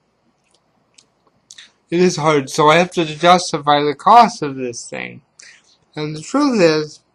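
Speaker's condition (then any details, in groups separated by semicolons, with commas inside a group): Cerebral palsy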